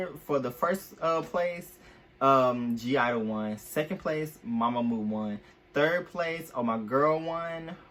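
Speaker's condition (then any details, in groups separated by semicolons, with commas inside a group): No condition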